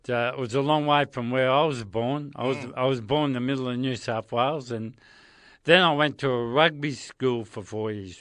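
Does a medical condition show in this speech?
Yes: motor neurone disease; progressive, terminal, onset in hands, spread up arms and across back; voice affected, speech noticeably changed.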